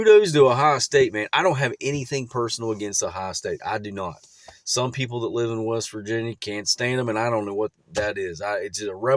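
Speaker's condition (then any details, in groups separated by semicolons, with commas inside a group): No condition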